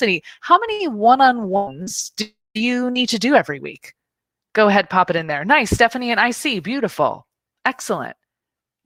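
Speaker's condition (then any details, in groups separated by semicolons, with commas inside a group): No condition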